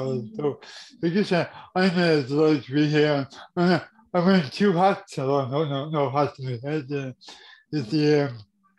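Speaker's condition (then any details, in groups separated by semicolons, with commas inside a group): Cerebral palsy; diagnosed about 50 years ago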